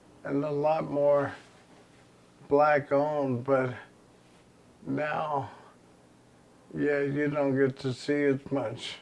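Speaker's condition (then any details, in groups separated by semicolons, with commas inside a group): ALS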